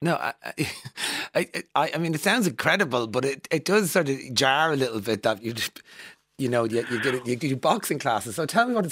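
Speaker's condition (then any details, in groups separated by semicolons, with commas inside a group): No condition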